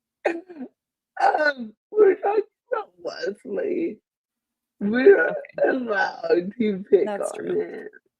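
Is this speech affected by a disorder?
Yes: cerebral palsy; speech affected, permanent.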